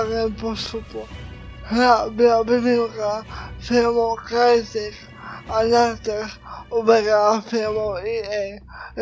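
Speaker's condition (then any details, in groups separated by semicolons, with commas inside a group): Cerebral palsy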